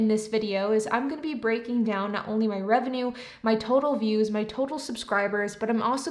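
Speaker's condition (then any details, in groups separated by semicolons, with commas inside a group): No condition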